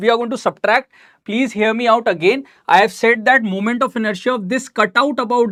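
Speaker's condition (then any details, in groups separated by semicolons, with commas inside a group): No condition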